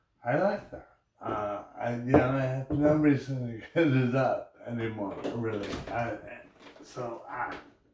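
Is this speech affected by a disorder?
Yes: brain injury.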